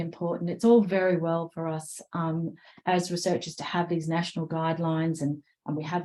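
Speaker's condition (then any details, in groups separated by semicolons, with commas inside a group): No condition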